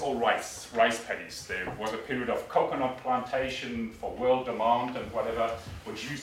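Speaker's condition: No condition

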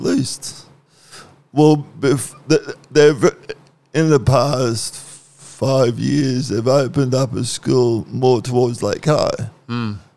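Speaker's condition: Cerebral palsy; once cold stays cold

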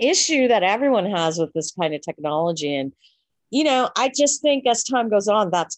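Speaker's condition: No condition

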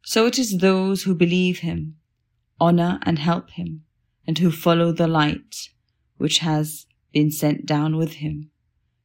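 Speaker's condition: No condition

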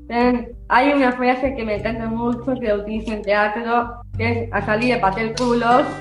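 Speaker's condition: Down syndrome; from birth

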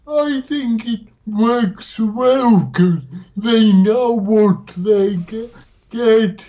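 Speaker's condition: Dysarthria; noticeable speech accent

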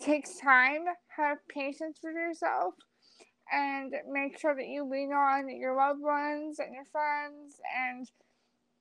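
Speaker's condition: Cerebral palsy; lifelong, wheelchair user, able to stand only with someone supporting weight

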